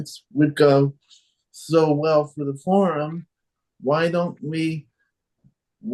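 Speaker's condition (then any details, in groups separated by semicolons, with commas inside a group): Cerebral palsy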